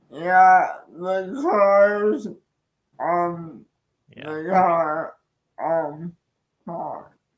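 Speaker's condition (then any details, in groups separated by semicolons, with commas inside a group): Cerebral palsy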